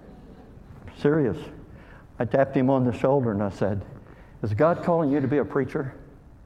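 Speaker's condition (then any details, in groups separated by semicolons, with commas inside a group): Cleft lip and palate; called hair lip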